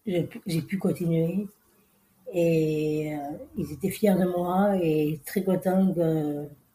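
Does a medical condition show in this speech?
Yes: Down syndrome; congenital.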